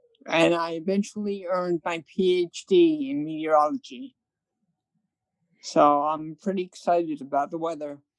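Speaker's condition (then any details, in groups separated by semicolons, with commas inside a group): Cerebral palsy; present from birth, hearing loss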